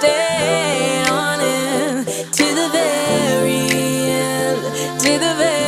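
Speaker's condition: No condition

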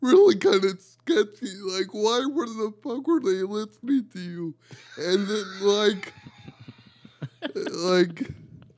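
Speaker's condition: Cerebral palsy; from birth, two months premature, umbilical cord around neck, oxygen mask at birth, wheelchair user

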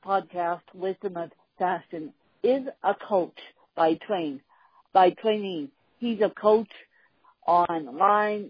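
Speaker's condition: Cerebral palsy; poor circulation and heavy sweating

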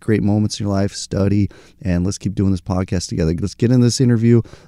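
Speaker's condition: No condition

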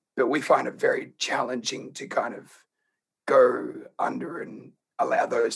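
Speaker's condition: Laryngeal cancer; in voice box

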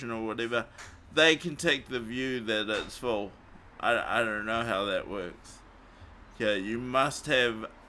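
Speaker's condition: Cerebral palsy; morphine not allowed after it

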